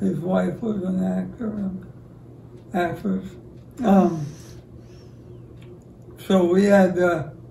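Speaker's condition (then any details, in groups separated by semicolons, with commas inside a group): ALS; about 25 years since diagnosis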